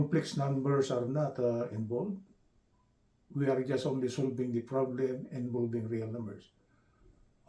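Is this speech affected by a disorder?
No.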